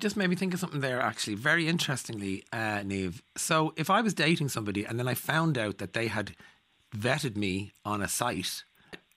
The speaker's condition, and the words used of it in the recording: None; typical speech.